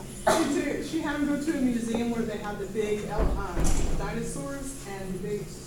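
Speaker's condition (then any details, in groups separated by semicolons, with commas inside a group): No condition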